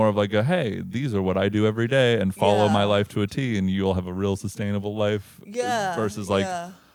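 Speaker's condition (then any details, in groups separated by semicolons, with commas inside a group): No condition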